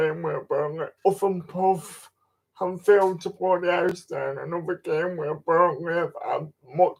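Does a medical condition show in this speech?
Yes: cerebral palsy.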